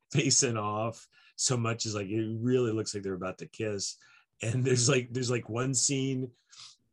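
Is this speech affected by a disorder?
No.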